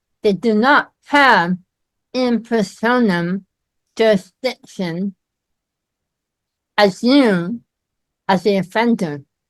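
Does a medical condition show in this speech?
Yes: myasthenia gravis.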